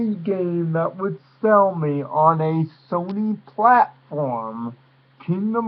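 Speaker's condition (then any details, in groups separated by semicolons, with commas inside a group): Cerebral palsy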